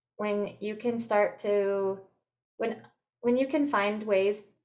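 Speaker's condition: No condition

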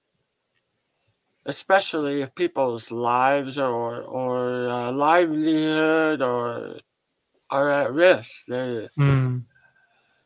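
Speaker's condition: Head and neck cancer surgery; 43% five-year survival odds then

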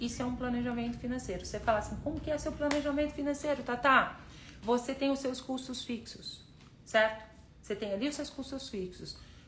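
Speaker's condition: No condition

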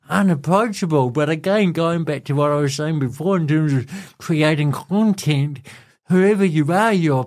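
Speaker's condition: Cerebral palsy; speech impediment, voice affected

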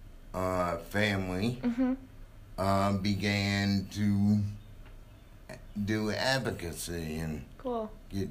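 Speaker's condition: Cerebral palsy; coordination affected

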